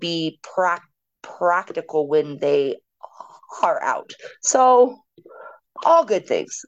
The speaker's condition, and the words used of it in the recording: Stuttering. And I was at a drive-through and I was struggling to speak so bad I started to cry.